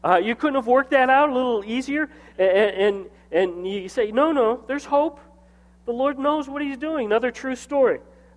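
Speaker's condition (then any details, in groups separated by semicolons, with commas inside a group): No condition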